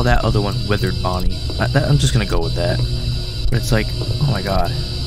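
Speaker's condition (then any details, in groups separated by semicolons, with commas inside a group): No condition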